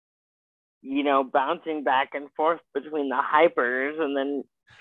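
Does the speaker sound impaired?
Yes: spastic quadriplegic cerebral palsy; uses wheelchair.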